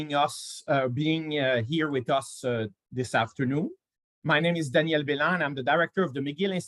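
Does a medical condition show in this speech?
No.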